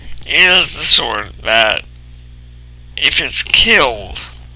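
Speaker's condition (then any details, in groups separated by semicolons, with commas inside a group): Cerebral palsy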